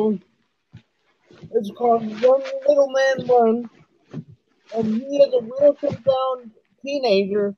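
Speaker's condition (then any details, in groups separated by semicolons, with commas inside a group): Cerebral palsy; uses wheelchair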